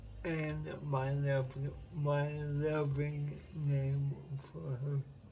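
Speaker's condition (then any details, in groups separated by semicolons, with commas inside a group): Cerebral palsy; speech noticeably affected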